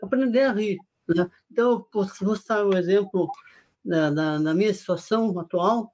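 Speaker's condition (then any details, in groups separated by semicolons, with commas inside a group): Parkinson's disease; facial rigidity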